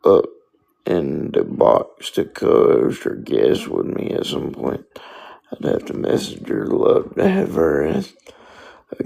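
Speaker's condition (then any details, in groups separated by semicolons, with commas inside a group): Spastic quadriplegic cerebral palsy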